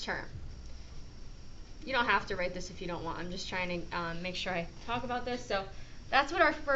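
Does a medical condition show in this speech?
No.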